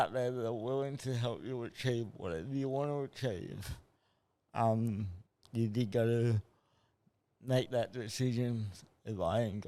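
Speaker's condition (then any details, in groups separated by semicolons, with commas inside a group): Cerebral palsy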